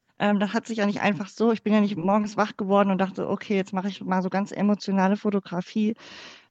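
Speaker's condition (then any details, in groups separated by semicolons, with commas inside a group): Cleft palate; congenital, born in former GDR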